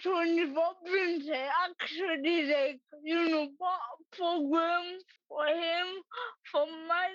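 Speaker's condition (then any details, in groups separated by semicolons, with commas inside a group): Cerebral palsy; no longer takes medication, treated at age 8, arms opened up lately, slow typing, extra exam time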